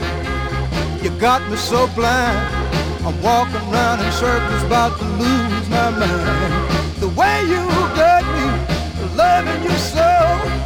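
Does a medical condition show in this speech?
No.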